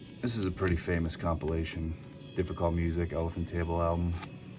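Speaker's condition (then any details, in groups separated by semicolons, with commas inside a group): No condition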